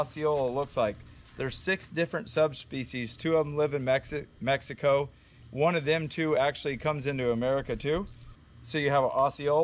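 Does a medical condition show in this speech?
No.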